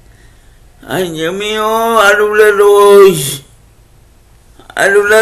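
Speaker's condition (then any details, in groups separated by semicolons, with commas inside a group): Cerebral palsy; uses wheelchair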